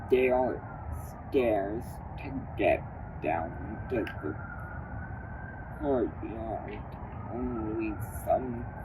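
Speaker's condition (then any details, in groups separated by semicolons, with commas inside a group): Cerebral palsy; uses service dog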